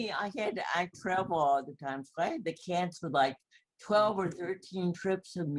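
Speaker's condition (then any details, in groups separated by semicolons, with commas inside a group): Cerebral palsy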